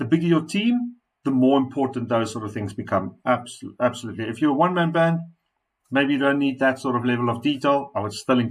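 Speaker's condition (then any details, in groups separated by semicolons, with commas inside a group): No condition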